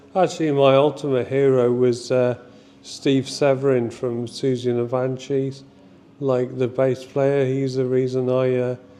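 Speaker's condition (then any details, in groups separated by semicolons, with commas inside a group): Motor neurone disease; ALS type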